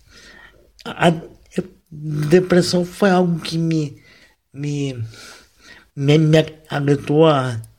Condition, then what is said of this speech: Cerebral palsy. O que também explica as falhas na minha voz.